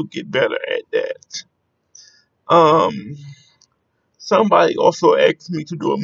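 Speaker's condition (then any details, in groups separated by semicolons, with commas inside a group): Cerebral palsy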